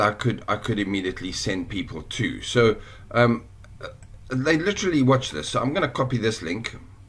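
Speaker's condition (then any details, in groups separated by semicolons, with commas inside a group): No condition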